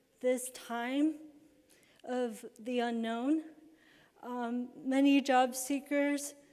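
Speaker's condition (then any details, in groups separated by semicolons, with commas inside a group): Cerebral palsy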